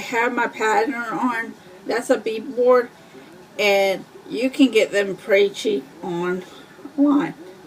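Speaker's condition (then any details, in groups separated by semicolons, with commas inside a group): Cerebral palsy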